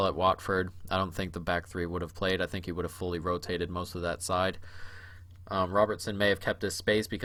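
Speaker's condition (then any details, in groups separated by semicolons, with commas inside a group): No condition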